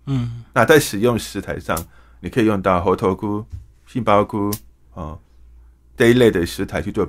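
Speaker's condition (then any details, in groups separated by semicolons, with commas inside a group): Hearing impairment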